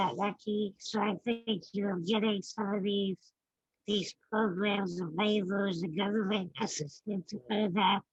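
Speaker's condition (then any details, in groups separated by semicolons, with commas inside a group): Spinal muscular atrophy type 2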